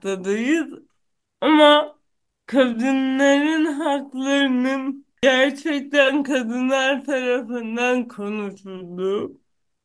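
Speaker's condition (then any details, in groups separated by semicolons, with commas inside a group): Cerebral palsy; no known cure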